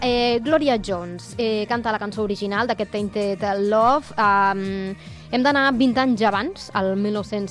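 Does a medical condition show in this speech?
No.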